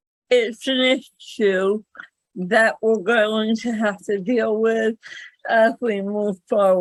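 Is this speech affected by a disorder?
Yes: cerebral palsy; speaks better than types.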